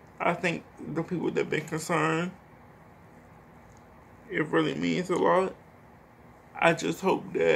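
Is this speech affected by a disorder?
Yes: cerebral palsy.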